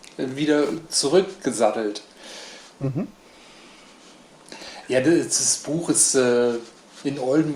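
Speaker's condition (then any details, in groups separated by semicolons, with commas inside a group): Aphasia; aphasia after stroke, language understood but expression impaired, writing not yet possible; too nervous to finish introduction, Annette Schwind speaks for him; halting, language only partly back, host finds speech and conversation more fluent, partly disputed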